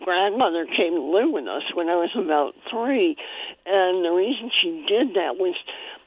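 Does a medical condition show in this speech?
Yes: cleft palate; congenital cleft palate, spoon-fed in early childhood; spoon feeding needed at one point in early childhood.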